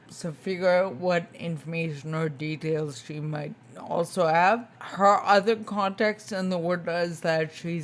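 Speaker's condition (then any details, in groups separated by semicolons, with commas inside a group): Spinocerebellar ataxia type 2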